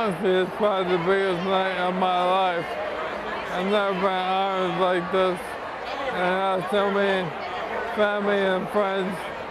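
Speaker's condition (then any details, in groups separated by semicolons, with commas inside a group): ALS; onset left hand and arm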